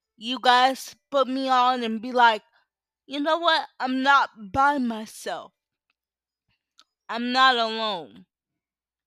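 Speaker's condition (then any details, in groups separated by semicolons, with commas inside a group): Cerebral palsy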